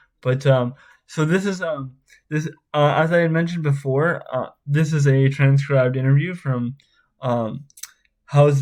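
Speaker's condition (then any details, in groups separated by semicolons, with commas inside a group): Spastic cerebral palsy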